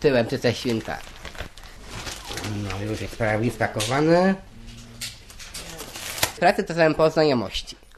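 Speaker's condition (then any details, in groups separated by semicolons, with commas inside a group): Down syndrome; turning 28 this year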